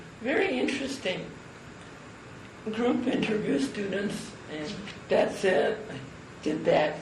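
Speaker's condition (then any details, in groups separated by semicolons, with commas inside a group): Cerebral palsy; from birth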